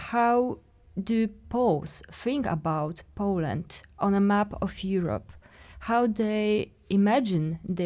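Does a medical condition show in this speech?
No.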